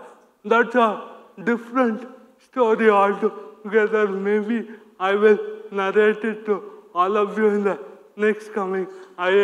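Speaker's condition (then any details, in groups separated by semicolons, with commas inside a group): Cerebral palsy; hinders speech, sounds childlike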